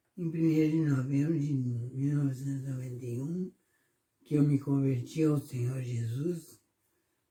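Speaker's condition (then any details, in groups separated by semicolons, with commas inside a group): Cerebellar ataxia; degenerative hereditary form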